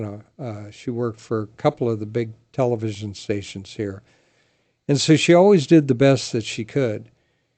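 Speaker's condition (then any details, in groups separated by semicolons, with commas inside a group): No condition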